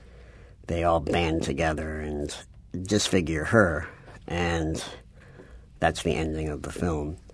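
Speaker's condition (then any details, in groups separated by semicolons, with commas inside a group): Cleft palate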